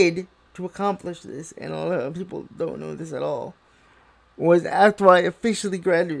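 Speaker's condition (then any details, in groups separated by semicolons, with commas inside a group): Cerebral palsy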